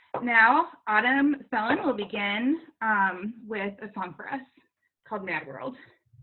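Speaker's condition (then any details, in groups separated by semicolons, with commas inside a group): No condition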